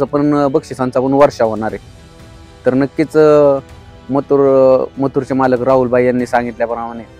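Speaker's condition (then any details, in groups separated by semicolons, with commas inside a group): No condition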